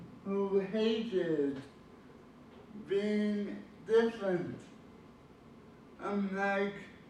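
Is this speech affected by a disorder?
Yes: cerebral palsy; from birth, brain oxygen deprivation; speech impediment, different speech pattern, voice hard to understand.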